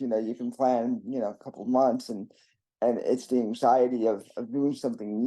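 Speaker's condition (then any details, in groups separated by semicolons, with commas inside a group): Cerebral palsy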